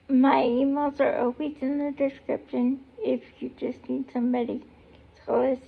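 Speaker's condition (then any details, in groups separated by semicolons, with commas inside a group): Cerebral palsy; able to talk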